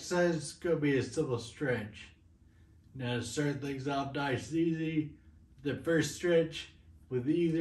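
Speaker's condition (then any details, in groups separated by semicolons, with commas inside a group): Friedreich's ataxia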